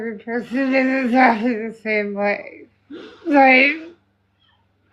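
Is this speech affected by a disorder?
Yes: spinal muscular atrophy type 2.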